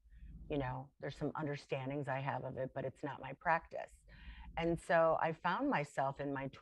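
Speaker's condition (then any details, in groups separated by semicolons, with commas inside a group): No condition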